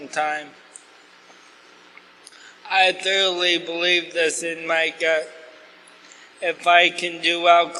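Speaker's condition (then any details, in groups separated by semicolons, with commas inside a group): ALS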